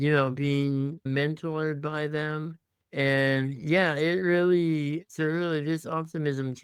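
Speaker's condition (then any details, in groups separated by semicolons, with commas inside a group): Muscular dystrophy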